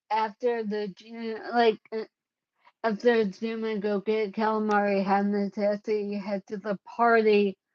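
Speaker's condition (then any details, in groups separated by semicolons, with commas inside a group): Cerebellar ataxia; caused by brain bleed, unsteady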